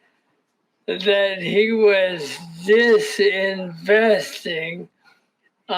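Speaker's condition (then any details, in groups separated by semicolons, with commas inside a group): ALS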